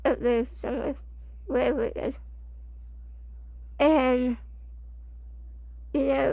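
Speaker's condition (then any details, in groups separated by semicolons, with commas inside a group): Spinal muscular atrophy type 2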